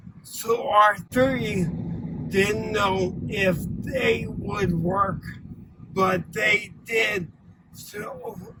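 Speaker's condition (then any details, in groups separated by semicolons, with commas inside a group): Ataxia; acquired form; stem cell treatment, strength training, not in wheelchair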